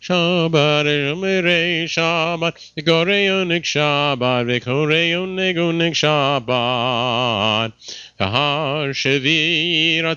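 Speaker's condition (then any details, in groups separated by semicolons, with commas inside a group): No condition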